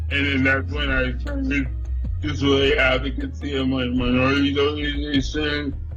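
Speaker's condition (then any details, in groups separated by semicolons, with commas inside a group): Cerebral palsy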